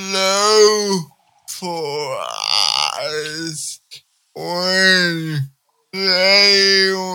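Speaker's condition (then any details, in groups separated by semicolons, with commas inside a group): Cerebral palsy; affects walking, people ask about gait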